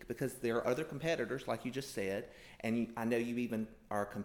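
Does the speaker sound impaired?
No.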